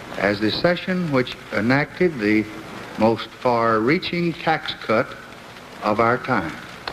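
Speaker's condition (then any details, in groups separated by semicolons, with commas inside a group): No condition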